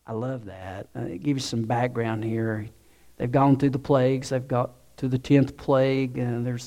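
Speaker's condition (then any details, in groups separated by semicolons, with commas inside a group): No condition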